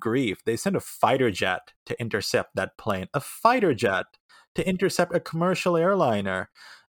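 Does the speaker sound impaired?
No.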